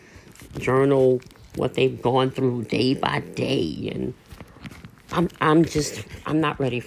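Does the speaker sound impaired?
Yes: cleft lip and palate; congenital cleft lip and palate, surgically repaired; voice a little raspy early in the morning; cleft lip and palate partly affects how speech sounds.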